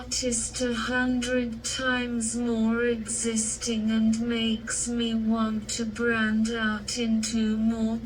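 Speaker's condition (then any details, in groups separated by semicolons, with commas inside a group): Cerebral palsy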